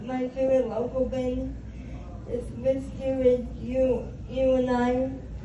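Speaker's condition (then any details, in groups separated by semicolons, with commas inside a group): Cerebral palsy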